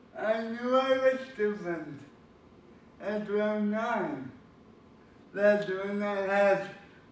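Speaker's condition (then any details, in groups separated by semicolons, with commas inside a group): Cerebral palsy; from birth, brain oxygen deprivation; speech impediment, different speech pattern, voice hard to understand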